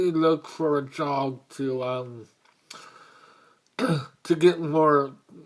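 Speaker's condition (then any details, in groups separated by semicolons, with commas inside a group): Mobius syndrome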